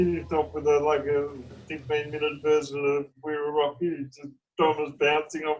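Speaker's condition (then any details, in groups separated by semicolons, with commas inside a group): Cerebral palsy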